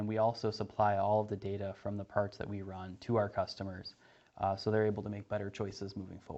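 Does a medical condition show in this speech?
No.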